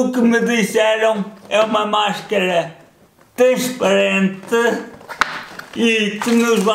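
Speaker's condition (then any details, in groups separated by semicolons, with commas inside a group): Cerebral palsy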